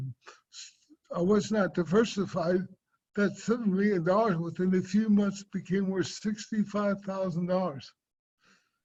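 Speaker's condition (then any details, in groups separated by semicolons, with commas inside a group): Cerebral palsy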